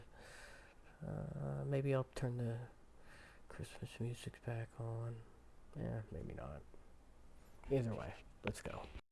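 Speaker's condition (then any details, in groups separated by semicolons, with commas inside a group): No condition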